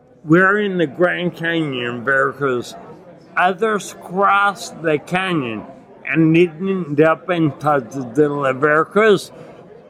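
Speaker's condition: Acquired ataxia with dysarthria, acquired; Lance-Adams syndrome; hard to speak and articulate, chest heaviness when speaking, bites tongue 2-3 times daily eating

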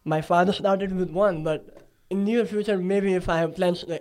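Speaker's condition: Cleft palate; talks from nasal cavity

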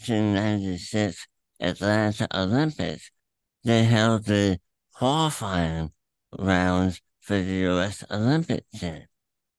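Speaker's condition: Throat cancer; tumor through tongue attached to epiglottis

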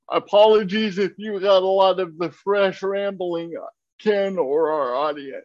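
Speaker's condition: Cerebral palsy; uses a wheelchair

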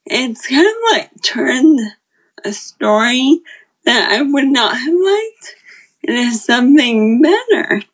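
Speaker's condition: Friedreich's ataxia; rare debilitating neuromuscular disorder, signs from about age 12 with scoliosis, genetically confirmed at 22; communication becoming more challenging as disease progresses

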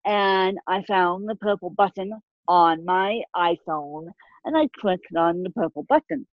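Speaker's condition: Ataxic spastic cerebral palsy; mixed ataxic and spastic type, from birth; speech impediment, still present, improved since starting podcasting

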